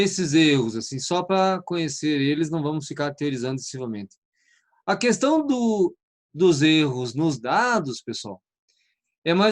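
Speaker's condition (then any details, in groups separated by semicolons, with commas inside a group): No condition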